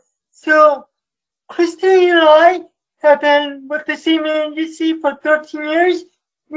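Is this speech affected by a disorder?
Yes: cerebral palsy.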